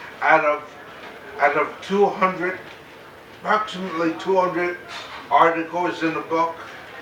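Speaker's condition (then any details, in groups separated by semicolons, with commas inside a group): Cerebral palsy; very mild form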